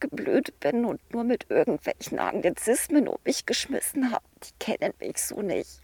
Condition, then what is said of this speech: Spasmodic dysphonia. Es gibt ja auch die Momente, wo ich wirklich komplett mich durchstottern muss.